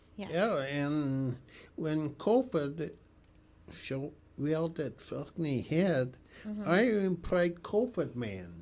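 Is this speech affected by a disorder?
Yes: cerebral palsy; tongue tie, tongue cannot touch roof of mouth; speech affected, tongue cannot reach roof of mouth.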